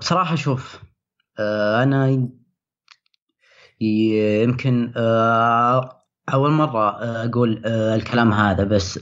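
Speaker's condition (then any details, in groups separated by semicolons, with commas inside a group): Stuttering; stutter from about age 10, mild then worsening, obstacle by 15, later stuttering control program; worst period of stutter currently, stutter increased, anxiety disorder treated at psychiatric clinic; stutter greatly controlled after program, now increased again, hardest in meetings and work communication; prolonged sounds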